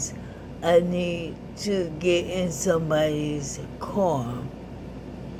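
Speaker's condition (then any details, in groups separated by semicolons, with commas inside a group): ALS; recently diagnosed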